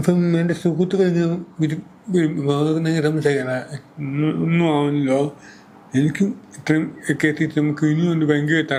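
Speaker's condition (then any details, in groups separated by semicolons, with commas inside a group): Cerebral palsy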